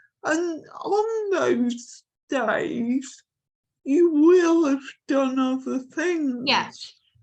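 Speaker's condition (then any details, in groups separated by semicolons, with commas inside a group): Cerebral palsy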